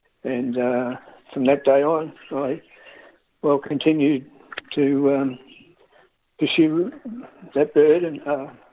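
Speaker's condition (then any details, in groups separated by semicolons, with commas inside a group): Parkinson's disease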